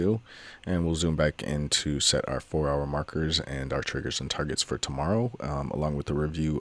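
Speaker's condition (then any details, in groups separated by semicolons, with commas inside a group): No condition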